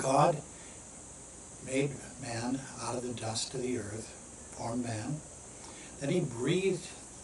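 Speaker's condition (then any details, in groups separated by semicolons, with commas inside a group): No condition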